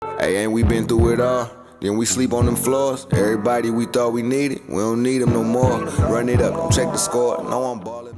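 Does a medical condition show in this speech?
No.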